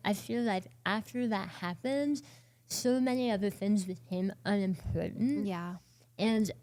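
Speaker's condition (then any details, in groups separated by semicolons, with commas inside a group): Oral cancer, partial glossectomy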